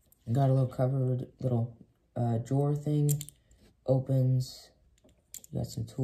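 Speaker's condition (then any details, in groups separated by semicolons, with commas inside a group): No condition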